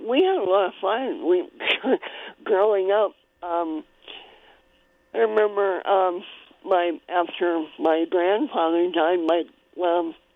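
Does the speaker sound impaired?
Yes: cleft palate; congenital cleft palate, needed spoon feeding in early childhood; spoon feeding needed at one point in early childhood.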